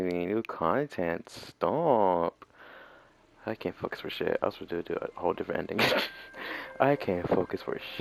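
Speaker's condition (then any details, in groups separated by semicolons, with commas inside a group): No condition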